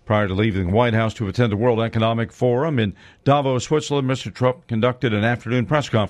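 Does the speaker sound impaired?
No.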